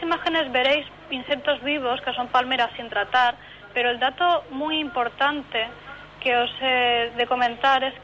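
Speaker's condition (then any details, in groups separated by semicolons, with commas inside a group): No condition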